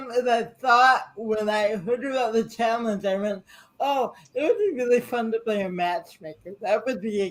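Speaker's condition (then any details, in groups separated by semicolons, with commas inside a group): Cerebral palsy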